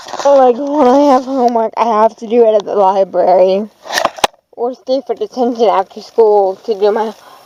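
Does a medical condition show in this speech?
Yes: cerebral palsy, dystonic hemiplegia.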